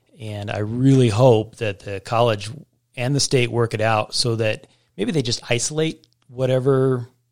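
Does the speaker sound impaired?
No.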